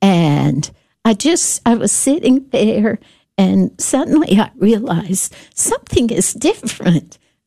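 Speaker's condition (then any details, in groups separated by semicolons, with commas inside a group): Spasmodic dysphonia; brain condition, muscles miscoordinate, care at UT Health Science Center, speech therapists; voice problem, speech gets out of whack, still able to speak if careful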